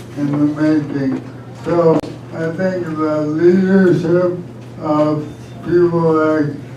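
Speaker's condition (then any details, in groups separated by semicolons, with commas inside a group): ALS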